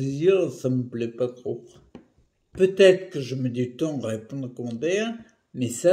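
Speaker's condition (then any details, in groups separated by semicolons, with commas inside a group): Primary progressive multiple sclerosis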